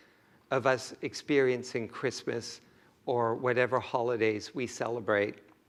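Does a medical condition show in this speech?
No.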